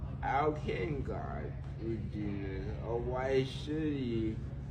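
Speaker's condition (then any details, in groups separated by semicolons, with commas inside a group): Cerebral palsy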